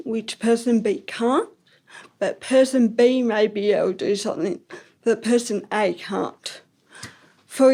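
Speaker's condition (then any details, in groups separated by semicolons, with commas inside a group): Ataxic cerebral palsy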